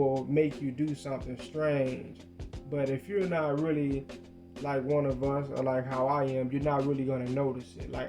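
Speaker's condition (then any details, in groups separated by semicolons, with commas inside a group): No condition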